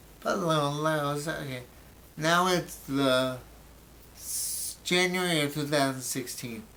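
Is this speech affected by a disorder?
Yes: brain injury; memory greatly affected.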